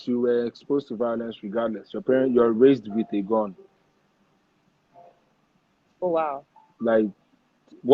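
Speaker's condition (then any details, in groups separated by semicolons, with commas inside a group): No condition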